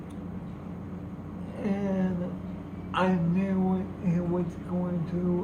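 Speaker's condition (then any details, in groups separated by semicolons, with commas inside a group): Cerebral palsy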